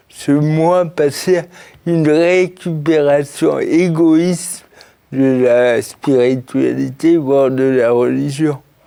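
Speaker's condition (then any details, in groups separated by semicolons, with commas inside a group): Cerebral palsy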